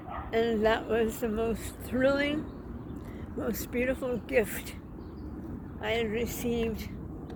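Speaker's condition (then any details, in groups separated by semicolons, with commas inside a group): Traumatic brain injury; car accident, years ago; long duration, has low days; trouble talking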